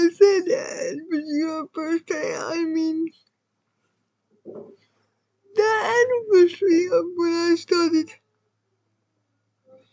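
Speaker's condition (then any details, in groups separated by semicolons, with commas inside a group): Cerebral palsy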